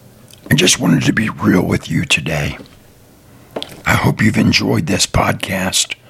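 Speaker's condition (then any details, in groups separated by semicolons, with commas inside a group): Throat cancer, partial laryngectomy; recovered after 3 years of illness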